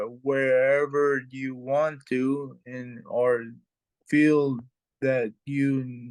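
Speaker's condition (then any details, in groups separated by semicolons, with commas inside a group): Traumatic brain injury; brain surgery; in recovery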